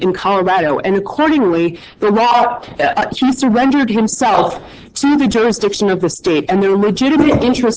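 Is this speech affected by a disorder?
No.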